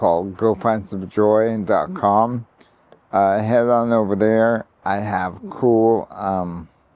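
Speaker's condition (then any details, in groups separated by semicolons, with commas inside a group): ALS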